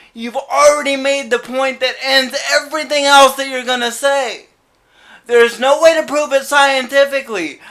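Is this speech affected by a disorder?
Yes: cerebral palsy.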